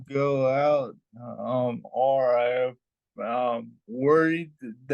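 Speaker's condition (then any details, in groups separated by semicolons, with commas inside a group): Traumatic brain injury; brain surgery; in recovery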